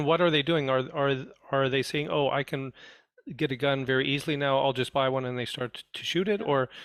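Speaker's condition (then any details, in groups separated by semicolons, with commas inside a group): No condition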